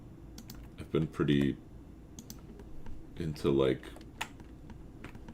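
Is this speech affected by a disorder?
No.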